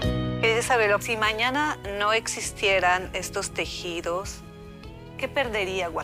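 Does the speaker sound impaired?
No.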